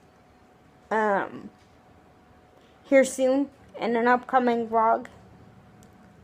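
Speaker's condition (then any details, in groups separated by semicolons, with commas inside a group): Cerebral palsy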